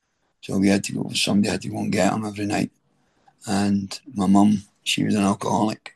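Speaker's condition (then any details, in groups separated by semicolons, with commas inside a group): Throat cancer treatment effects; radiotherapy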